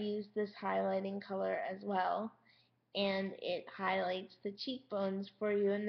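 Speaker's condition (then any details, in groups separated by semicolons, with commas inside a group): Cerebral palsy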